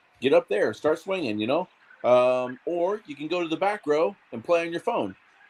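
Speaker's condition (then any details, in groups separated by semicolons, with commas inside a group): No condition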